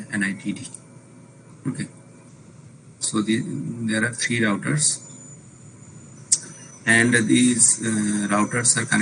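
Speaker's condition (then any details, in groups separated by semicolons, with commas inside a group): No condition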